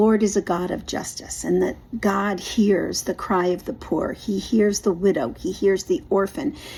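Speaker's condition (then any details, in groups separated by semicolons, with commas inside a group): No condition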